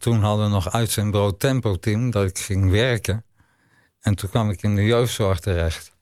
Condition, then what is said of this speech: ALS (motor neuron disease). Mm maar goed, blijkbaar ben ik nog wel goed te verstaan voor jou.